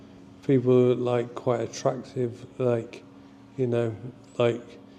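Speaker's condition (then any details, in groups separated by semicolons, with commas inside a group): Motor neurone disease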